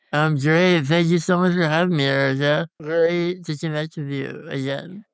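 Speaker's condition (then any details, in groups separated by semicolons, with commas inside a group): Congenital muscular dystrophy; tracheostomy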